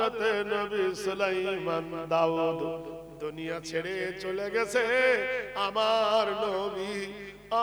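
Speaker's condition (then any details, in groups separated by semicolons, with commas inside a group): No condition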